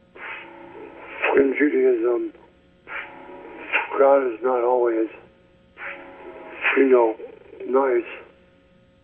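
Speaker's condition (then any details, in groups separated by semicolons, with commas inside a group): ALS; speech getting worse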